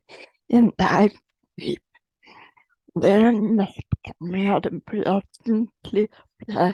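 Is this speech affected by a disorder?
Yes: generalized dystonia.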